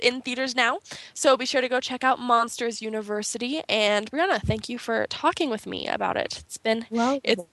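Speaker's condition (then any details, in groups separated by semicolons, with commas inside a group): No condition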